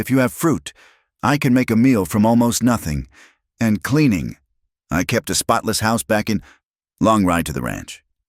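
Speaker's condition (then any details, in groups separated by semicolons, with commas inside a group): No condition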